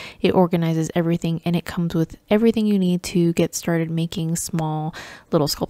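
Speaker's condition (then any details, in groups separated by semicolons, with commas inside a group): No condition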